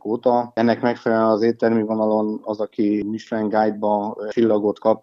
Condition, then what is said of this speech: No condition.